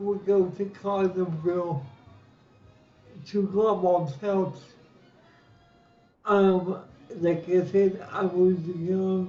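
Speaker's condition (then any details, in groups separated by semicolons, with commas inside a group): Cerebral palsy; lifelong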